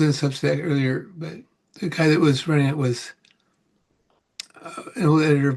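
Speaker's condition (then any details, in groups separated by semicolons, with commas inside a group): Parkinson's; about 18 years since onset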